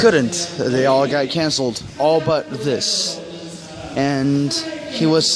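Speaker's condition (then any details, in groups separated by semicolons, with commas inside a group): No condition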